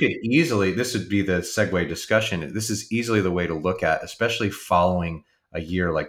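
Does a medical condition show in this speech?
No.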